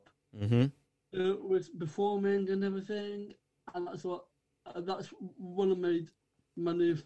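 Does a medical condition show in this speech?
Yes: Down syndrome; from birth.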